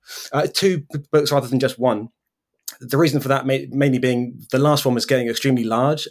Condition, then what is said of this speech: Stuttering. Like, in some ways, I do think that, like, starting a podcast, especially when you've got a speech impediment, is maybe not the best idea I've ever had.